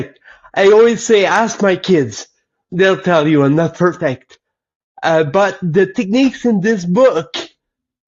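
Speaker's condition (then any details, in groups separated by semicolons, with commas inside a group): Cerebral palsy; lifelong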